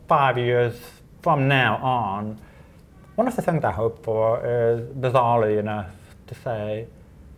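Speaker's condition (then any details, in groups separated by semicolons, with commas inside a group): Deafness; unable to make phone calls unaided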